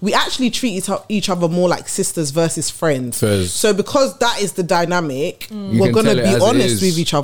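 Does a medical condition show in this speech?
No.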